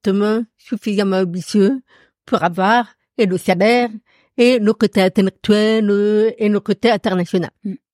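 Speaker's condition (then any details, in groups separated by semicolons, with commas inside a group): Profound deafness; audible accent from deafness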